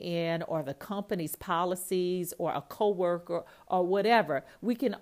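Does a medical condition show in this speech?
No.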